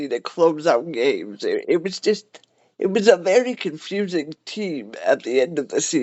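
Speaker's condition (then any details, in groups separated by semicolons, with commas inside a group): Cerebral palsy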